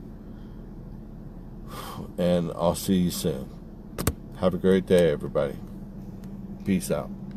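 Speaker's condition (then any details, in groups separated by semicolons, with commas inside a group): ALS; speech starting to be affected, cannot sing, breathing worsening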